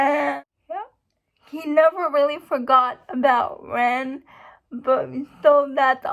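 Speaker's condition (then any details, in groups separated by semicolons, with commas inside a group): Cerebral palsy; uses wheelchair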